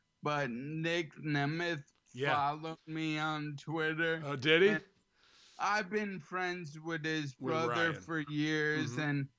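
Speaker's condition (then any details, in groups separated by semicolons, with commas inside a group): ALS; slightly slurred, has to slow down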